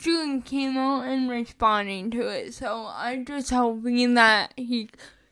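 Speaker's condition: Spastic cerebral palsy, mixed, mostly spastic

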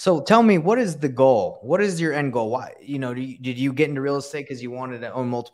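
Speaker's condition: No condition

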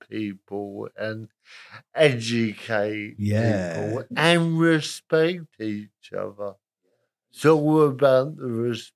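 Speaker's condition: Cerebral palsy, moderate; spastic

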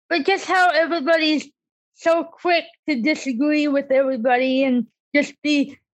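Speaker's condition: Cerebral palsy; disability since childhood

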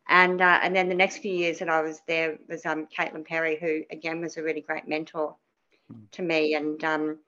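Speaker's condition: Cleft palate; lots of childhood speech therapy

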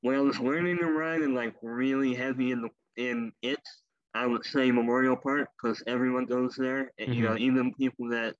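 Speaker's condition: Cleft lip and palate; rare genetic birth disorder

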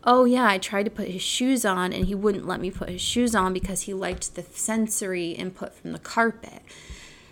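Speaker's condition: No condition

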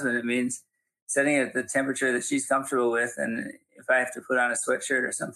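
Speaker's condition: Parkinson's; still teaching and speaking publicly

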